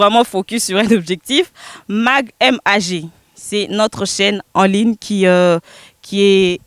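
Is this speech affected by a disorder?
No.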